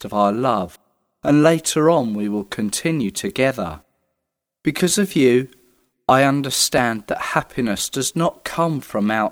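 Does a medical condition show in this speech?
No.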